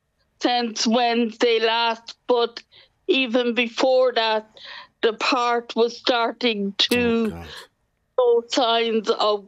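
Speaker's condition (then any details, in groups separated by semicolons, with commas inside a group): Cerebral palsy, quadriplegia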